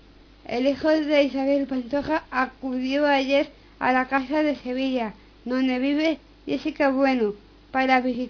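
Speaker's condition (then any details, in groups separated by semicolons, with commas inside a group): Down syndrome; member of Fundación Síndrome de Down de Madrid; reads news item aloud on live radio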